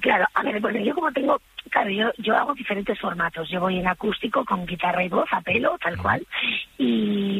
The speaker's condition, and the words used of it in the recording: Vocal nodules. Digo, no, es que tengo la voz rota, de verdad.